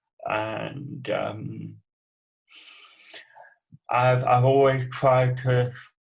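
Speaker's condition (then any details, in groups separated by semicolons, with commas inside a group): Cerebral palsy; from birth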